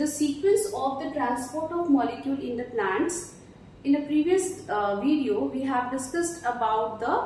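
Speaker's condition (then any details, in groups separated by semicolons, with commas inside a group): No condition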